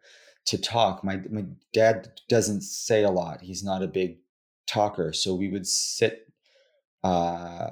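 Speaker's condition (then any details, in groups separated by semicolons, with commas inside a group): Stuttering; stuttering since childhood; stutters throughout interview; allows stuttering rather than trying to be fluent; repeated words, prolonged sounds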